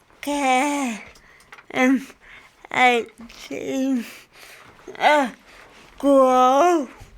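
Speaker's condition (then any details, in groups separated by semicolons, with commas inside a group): Cerebral palsy; from birth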